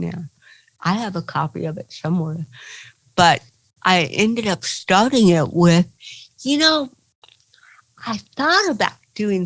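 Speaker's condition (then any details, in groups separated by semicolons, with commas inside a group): Cerebral palsy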